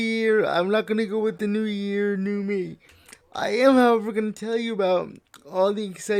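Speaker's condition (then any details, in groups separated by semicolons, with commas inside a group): Cerebral palsy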